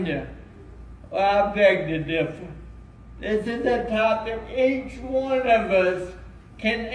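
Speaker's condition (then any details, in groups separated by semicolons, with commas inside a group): Cerebral palsy; since birth, brain damage at birth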